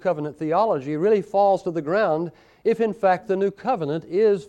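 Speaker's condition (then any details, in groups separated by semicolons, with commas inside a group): No condition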